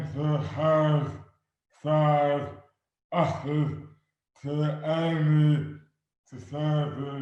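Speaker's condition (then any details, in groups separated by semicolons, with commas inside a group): Dystonia; affects hands and speech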